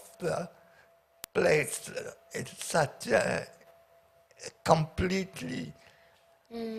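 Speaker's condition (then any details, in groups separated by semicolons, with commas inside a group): Paraplegia with essential tremor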